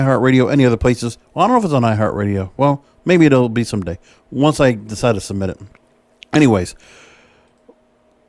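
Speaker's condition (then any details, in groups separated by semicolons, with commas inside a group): No condition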